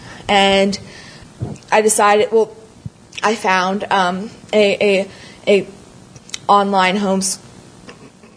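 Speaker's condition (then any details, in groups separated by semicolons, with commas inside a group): Stuttering; stuttering recognized as a problem around fourth grade after changing schools, first met others who stutter through Our Time at 16; stuttered a lot on own name in tenth grade, used tricks to hide stuttering; repeated sounds, prolonged sounds, blocks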